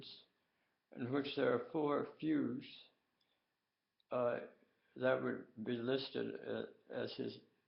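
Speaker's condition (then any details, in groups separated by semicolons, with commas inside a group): Tongue cancer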